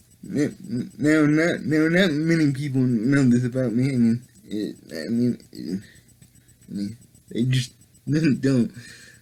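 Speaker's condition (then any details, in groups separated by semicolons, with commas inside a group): Cerebral palsy; affects all muscles; able to speak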